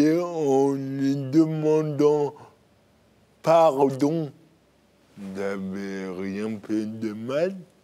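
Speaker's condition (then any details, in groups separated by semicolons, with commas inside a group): Cerebral palsy; birth injury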